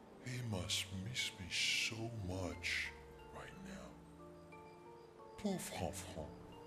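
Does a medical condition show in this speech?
No.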